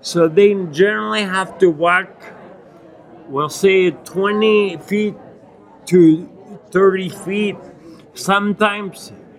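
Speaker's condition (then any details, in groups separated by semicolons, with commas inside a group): Acquired ataxia with dysarthria, acquired; Lance-Adams syndrome; difficult articulation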